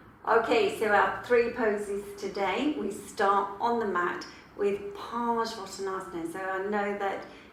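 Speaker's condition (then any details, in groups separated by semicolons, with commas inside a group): No condition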